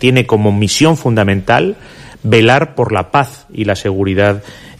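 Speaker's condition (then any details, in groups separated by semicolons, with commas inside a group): No condition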